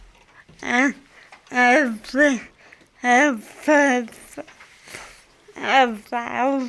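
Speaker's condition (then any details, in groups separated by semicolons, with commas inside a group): Cerebral palsy; from birth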